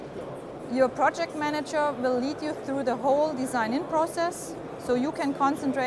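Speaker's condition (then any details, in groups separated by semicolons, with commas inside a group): No condition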